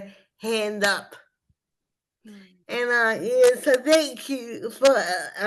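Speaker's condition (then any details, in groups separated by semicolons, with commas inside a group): Spastic cerebral palsy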